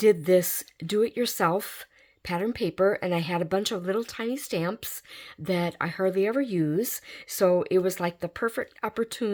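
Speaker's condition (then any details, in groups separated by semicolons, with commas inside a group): No condition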